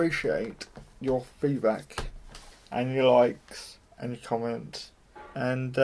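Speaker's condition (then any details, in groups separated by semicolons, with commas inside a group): Cerebral palsy; mild, affects muscles and speech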